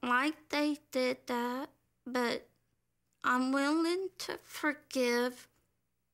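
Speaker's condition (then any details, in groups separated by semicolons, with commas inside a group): Hearing damage; hit by vehicle at age 4, severe skull and one eye damage, vision, balance damaged, dozens of surgeries; relearned speaking and walking; could not speak after injury, first voice only unclear screech, later relearned speech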